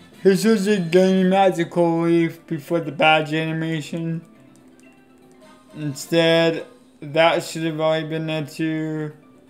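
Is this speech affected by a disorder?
Yes: cerebral palsy; affects legs.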